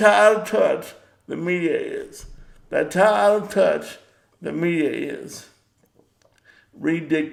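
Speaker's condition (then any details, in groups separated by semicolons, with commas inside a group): Cerebral palsy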